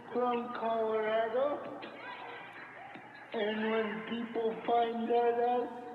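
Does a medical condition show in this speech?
Yes: cerebral palsy.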